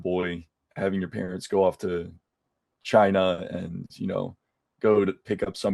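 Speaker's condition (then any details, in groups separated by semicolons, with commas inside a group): No condition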